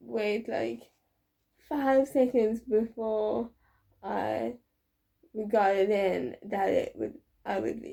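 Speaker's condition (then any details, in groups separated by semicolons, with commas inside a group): Cerebral palsy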